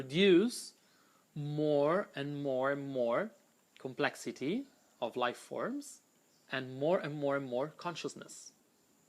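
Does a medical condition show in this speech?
No.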